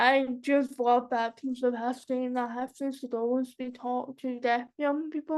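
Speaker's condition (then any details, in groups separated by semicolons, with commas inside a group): Cerebral palsy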